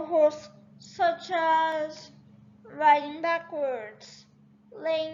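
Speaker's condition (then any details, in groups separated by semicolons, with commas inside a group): Cerebral palsy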